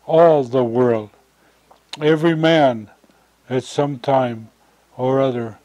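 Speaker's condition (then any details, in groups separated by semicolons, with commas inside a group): Stroke; arterial aneurysm found on x-rays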